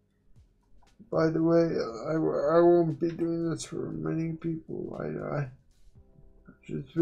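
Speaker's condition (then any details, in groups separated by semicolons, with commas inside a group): Quadriplegic cerebral palsy; uses one hand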